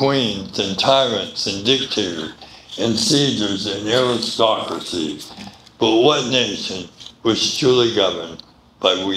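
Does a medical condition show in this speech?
Yes: medical condition affecting speech.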